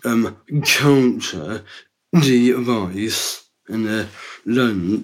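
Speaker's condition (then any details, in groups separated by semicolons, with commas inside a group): Down syndrome; from birth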